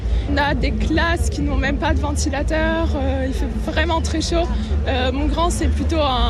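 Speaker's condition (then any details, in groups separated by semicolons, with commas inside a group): No condition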